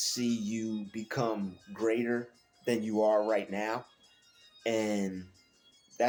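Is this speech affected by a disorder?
No.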